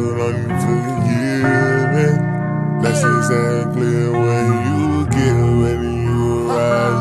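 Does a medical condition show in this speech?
No.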